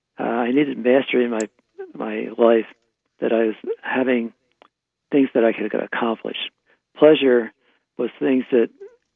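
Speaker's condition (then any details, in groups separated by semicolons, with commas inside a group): Parkinson's disease; right hand tremor at onset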